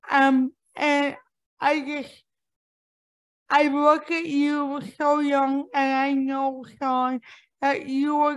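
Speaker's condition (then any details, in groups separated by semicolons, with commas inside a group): Cerebral palsy; right-brain damage affecting left side of body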